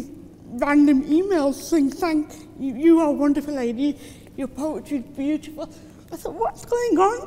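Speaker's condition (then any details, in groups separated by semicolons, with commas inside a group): Cerebral palsy; from birth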